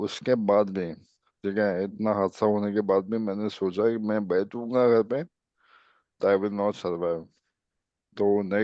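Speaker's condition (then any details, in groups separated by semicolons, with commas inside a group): ALS; speech improved a little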